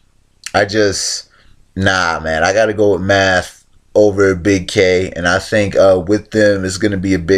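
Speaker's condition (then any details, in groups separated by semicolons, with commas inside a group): No condition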